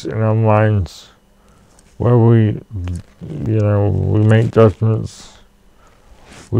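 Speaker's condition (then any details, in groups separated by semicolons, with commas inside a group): Cerebral palsy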